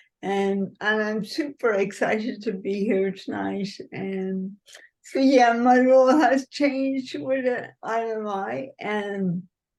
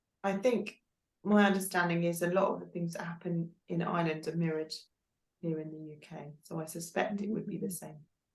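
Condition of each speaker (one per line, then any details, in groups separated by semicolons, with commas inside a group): Cerebral palsy
No condition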